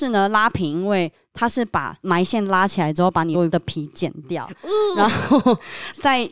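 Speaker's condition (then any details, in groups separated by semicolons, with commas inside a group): Submucous cleft palate; recent cough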